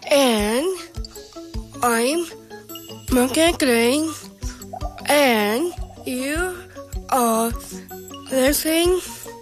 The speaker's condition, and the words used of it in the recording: Down syndrome. I have problems with talking a lot, staring in a lot, like right now.